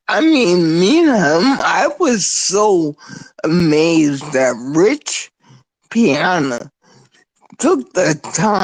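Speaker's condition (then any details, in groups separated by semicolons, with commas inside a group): Spinocerebellar ataxia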